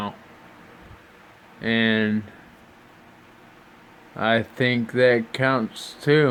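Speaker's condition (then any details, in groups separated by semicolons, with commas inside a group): Brain injury (brain shearing)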